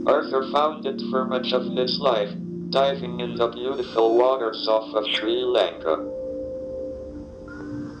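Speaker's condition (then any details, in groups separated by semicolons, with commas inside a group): ALS, speech-generating device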